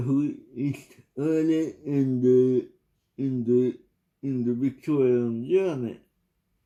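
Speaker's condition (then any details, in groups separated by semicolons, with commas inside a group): Cerebral palsy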